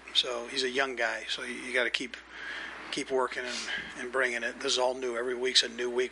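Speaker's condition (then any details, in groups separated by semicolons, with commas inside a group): No condition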